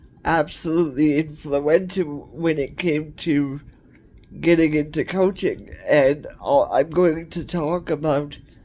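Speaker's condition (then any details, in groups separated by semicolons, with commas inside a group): Cerebral palsy; cerebral palsy, wheelchair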